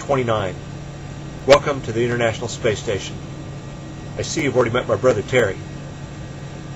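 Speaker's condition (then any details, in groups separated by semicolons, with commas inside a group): No condition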